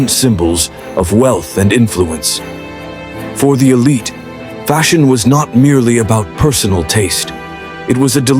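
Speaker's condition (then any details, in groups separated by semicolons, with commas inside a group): No condition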